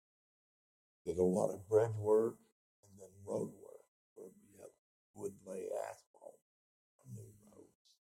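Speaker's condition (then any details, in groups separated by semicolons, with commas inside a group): Speech impediment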